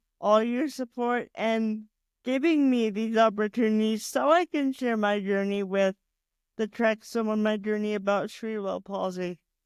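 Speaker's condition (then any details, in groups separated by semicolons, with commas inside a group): Cerebral palsy; diagnosed around one year, has had surgery; uses robotic walking device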